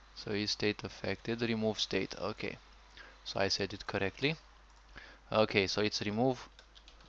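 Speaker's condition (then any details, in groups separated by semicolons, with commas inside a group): No condition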